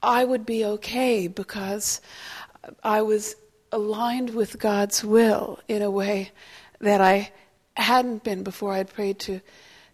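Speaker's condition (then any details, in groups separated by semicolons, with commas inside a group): No condition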